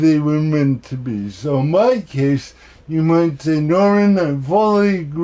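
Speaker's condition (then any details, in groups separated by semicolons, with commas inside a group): Cerebral palsy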